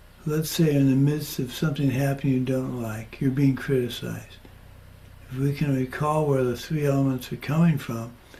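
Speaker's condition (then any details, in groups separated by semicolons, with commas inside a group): Parkinson's; progressing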